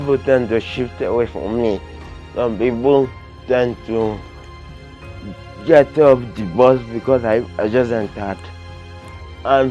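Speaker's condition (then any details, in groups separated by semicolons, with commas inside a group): Cerebral palsy, severe; limits movement and coordination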